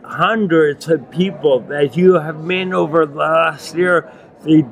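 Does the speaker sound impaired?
Yes: acquired ataxia with dysarthria; Lance-Adams syndrome, contaminated-jacuzzi Legionnaires' pneumonia, 12-day induced coma, brain damage, myoclonus, onset age 39; difficult articulation, speaking feels like elephant on chest, gets winded, bites tongue 2-3 times daily.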